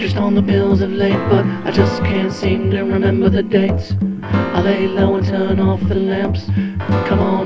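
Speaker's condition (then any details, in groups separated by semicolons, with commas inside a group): No condition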